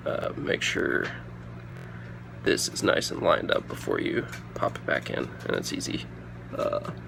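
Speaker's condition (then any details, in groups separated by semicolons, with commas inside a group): No condition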